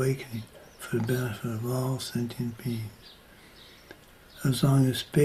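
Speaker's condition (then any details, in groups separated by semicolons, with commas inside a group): Parkinson's disease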